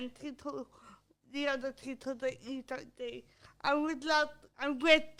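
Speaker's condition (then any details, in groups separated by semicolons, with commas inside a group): Cerebral palsy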